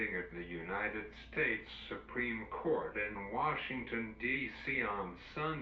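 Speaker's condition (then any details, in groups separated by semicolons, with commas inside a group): Cerebral palsy; uses wheelchair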